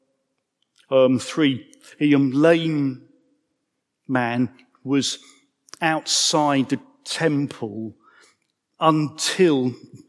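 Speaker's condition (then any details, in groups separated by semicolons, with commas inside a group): Stammer; prolonged sounds, blocks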